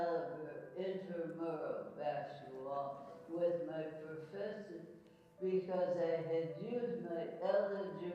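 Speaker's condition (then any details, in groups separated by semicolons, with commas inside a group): ALS; speech and swallowing changes present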